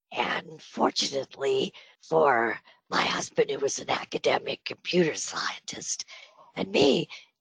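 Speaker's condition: Spasmodic dysphonia; breathy voice from Botox treatment, sounds like Marilyn Monroe

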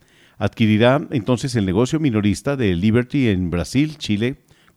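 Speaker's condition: No condition

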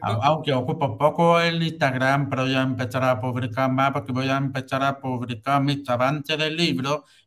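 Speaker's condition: Hearing loss with cochlear implant; no headphones

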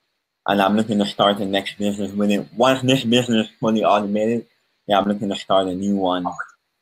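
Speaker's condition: Cleft palate; speech impediment noticeable to listeners

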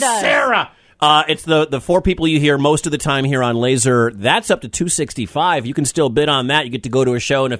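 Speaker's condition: No condition

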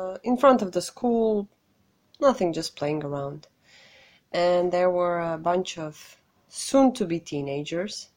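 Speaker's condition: No condition

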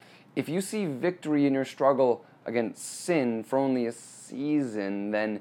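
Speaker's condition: No condition

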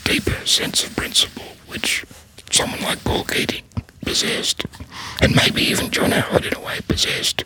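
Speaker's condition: Laryngectomy, voice prosthesis

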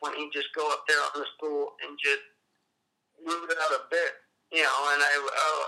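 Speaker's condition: Cerebral palsy; appearance likened to Parkinson's

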